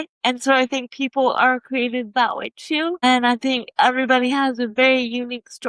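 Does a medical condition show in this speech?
Yes: cerebral palsy.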